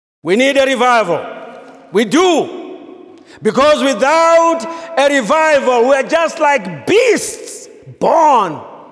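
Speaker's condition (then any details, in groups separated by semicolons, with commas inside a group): No condition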